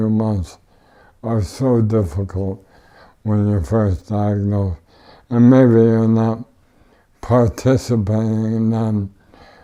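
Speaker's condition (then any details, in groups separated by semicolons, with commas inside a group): ALS; tracheotomy, wheelchair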